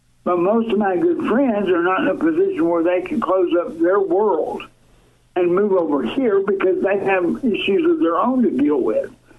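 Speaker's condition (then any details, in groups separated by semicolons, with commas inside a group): Cerebral palsy, severe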